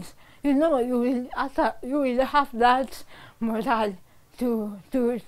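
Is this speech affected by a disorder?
Yes: cerebral palsy; from birth.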